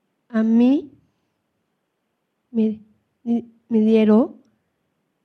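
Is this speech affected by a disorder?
Yes: Down syndrome; support person Patricia Andrade of Peruvian Down syndrome society present on panel; speaks Spanish, English interpretation given after her lines.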